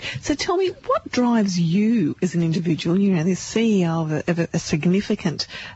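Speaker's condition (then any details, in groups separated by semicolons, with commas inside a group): No condition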